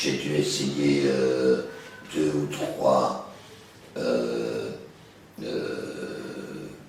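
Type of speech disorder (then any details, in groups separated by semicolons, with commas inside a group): Speech with a voice prosthesis; total laryngectomy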